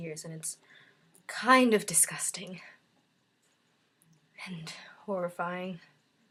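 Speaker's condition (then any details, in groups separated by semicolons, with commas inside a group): No condition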